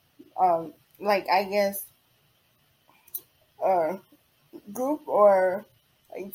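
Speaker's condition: Cerebral palsy; attended early intervention therapy

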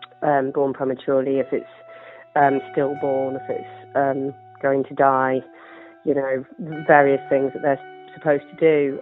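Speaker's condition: No condition

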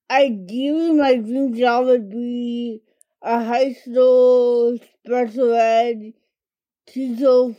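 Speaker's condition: Cerebral palsy; speech primarily affected

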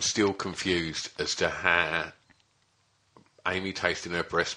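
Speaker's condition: No condition

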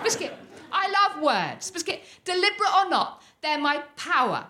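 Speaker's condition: Tourette's syndrome; frequent shouted vocal tics, involuntary swearing, random phrases, cannot stay on script

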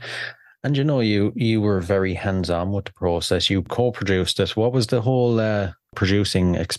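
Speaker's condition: No condition

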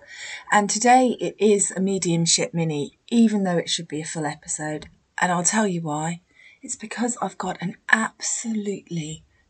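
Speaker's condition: No condition

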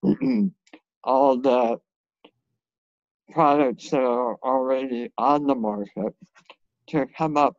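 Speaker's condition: Head and neck cancer surgery; five head and neck cancers, radiation, years of toxic chemotherapy, resulting severe dysphagia, no normal meals since

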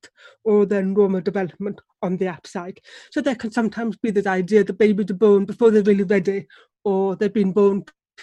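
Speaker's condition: Deafness; relies on lip reading

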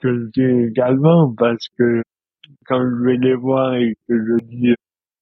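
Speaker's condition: Dystonia; present since birth

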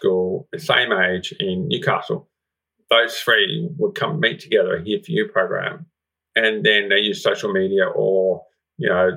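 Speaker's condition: Profound deafness, congenital, severe profound hearing loss; profound deafness since birth, hearing aids, cochlear implant in worse ear, right ear better; about 95% speech perception six months after implant, up from about 5%, still lip reads, Auslan second language; relearned speech sounds after implant with NDIS-funded speech therapist specialised in hearing loss

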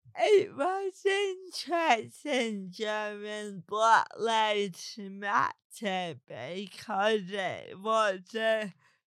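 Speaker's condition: Cerebral palsy; talks differently

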